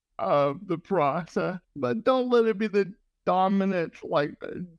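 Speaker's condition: Cerebral palsy

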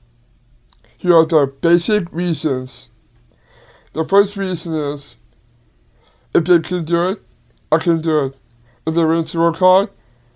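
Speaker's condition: Down syndrome; tying shoes difficult, works 5 to 10 times harder to build muscle

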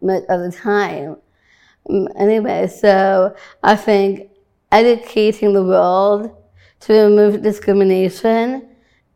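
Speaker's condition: Down syndrome

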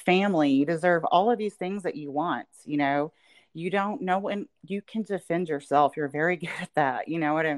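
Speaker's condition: No condition

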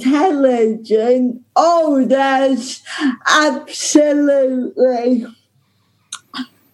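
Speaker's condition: Ataxic cerebral palsy; stuck during delivery

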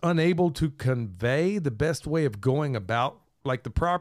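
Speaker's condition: No condition

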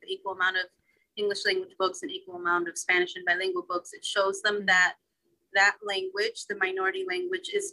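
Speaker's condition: No condition

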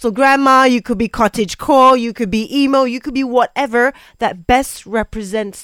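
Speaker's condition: No condition

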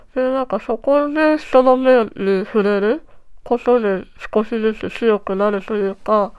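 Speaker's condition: Treacher Collins syndrome, cleft palate

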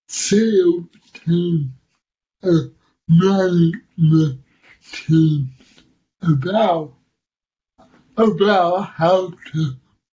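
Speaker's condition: Cerebral palsy; affects muscle movement

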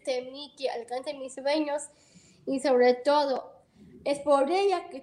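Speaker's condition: Down syndrome; about 21 years since birth, ongoing therapies

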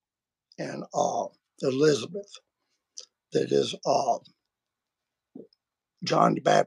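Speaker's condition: Vocal cord surgery; multiple vocal cord surgeries

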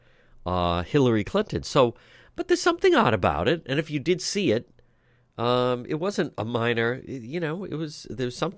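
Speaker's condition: No condition

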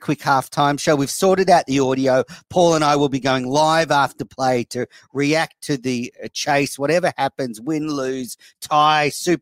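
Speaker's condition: No condition

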